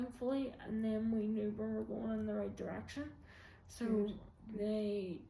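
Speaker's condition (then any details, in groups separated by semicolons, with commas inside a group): Quadriplegic cerebral palsy; many medications, severe spasms, hand tremors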